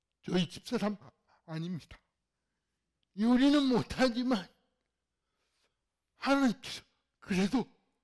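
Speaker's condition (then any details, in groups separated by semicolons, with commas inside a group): Cerebral palsy; fairly severe in childhood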